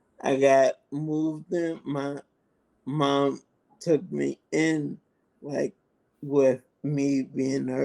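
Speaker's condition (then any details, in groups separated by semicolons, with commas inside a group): Multiple sclerosis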